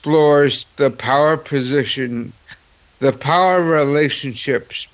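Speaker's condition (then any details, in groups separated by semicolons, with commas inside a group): Cerebral palsy; others sometimes ask why speech sounds funny or different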